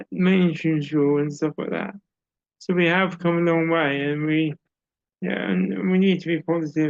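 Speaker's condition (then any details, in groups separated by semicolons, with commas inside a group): Cerebral palsy; audible speech impairment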